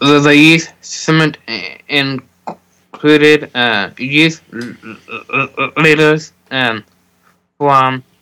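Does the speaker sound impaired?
Yes: Down syndrome.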